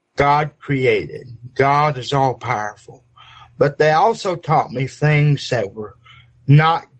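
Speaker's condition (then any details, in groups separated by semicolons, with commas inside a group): Cerebral palsy; uses electric wheelchair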